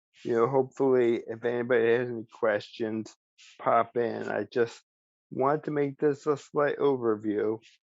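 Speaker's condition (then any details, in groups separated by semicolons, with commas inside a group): ALS; speech still preserved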